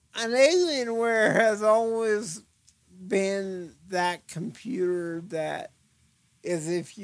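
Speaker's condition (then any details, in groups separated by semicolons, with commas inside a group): Cerebral palsy; eyes wander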